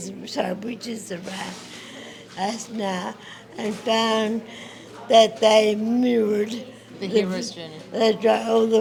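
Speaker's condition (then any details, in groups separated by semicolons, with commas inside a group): Acquired brain injury; acquired during brain stem tumour surgery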